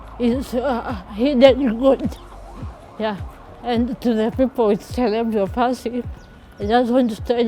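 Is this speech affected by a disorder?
Yes: cerebral palsy; since birth.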